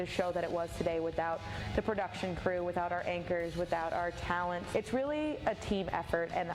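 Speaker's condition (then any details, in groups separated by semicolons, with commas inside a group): No condition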